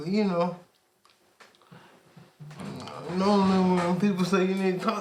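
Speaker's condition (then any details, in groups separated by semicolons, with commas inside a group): Cerebral palsy; spastic quadriplegic, birth brain bleed from forceps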